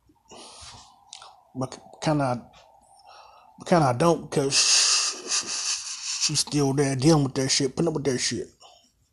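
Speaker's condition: Stuttering; speech impediment; described as stuttering all the time, still gets words across; prolonged sounds

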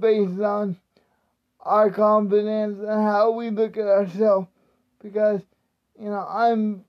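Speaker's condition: Cerebral palsy; many physical tasks not possible

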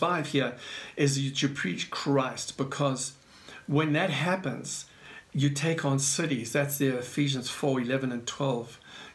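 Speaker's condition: No condition

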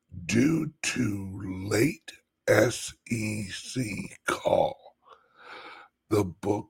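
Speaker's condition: Chronic voice problem; stiff voice box

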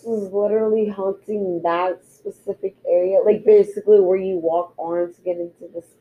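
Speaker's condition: No condition

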